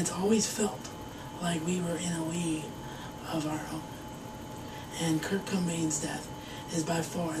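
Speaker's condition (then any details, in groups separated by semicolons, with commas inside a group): Cerebral palsy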